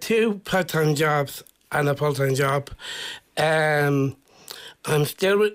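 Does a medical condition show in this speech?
Yes: Down syndrome; then speech and drama training.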